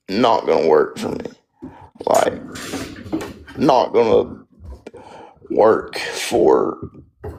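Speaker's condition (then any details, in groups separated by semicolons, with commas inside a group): Spastic quadriplegic cerebral palsy; spastic quadriplegic form, spinal surgery at age 6; wheelchair over 18 hours daily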